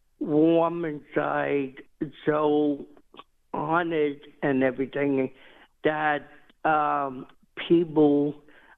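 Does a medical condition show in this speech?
Yes: cerebral palsy; walks independently, climbs stairs to top of Empire State Building.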